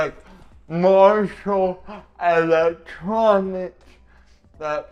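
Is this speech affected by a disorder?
Yes: cerebral palsy; uses adaptive equipment.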